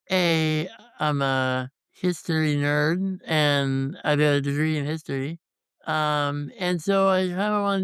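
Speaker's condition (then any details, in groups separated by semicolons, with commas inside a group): Congenital muscular dystrophy; tracheostomy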